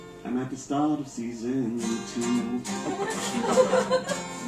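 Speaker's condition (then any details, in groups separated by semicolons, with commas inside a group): No condition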